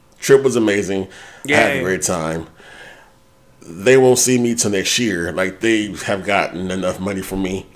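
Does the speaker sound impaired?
No.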